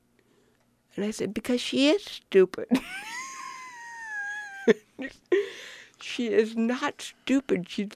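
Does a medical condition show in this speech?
Yes: cerebral palsy; spinal cord surgery C1 to C7, relearned walking, titanium neck, hearing impaired, affects movement and walking; affects way of talking, intentionally speaks as well as possible, grammatically correct.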